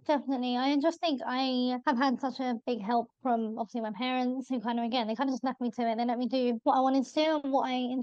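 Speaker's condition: Bilateral cleft lip and palate; possibly needs more pitch or volume to be heard, voice called weird in childhood

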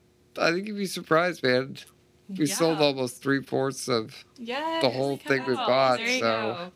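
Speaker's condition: Duchenne muscular dystrophy; still progressing

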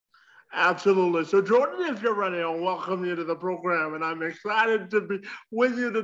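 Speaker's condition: Spastic quadriplegic cerebral palsy; legs affected

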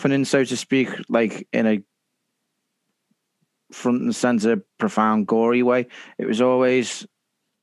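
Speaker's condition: Stuttering; blocks

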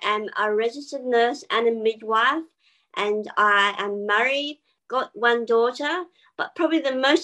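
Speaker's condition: Bilateral cleft lip and palate; congenital bilateral cleft lip and palate

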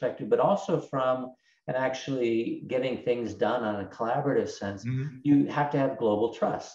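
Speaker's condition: No condition

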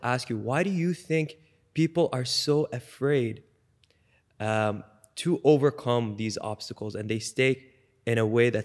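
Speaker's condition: No condition

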